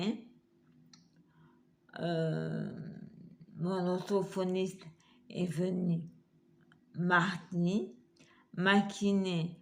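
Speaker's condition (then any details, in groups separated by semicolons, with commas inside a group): Multiple sclerosis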